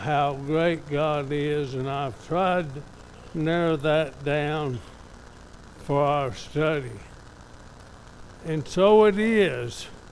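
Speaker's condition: ALS; somewhat affected, evident today

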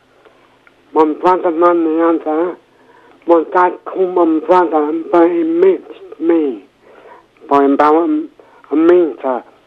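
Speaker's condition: Cerebral palsy, mild; slight, after accident at age 2 with month-long coma, affects coordination, physio for walking; affects speech, speech therapy at Victoria School in Poole

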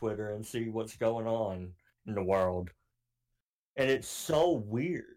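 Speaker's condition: Cleft palate; cannot say certain words

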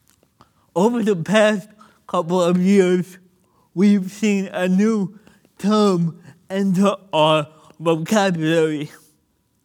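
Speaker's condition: Cerebral palsy; speaking a little difficult

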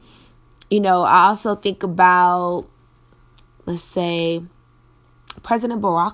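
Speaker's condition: No condition

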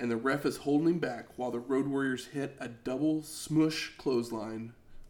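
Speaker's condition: No condition

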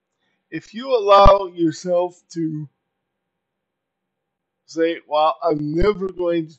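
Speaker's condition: Cerebral palsy; very poor balance

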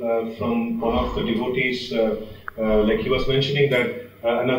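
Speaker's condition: No condition

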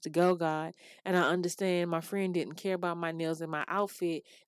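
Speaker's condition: No condition

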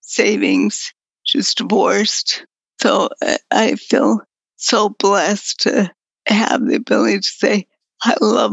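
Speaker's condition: Progressive multiple sclerosis; assistant speaks

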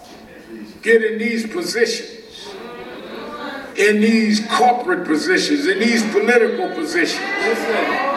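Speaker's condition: No condition

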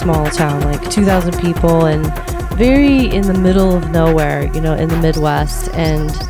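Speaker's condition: No condition

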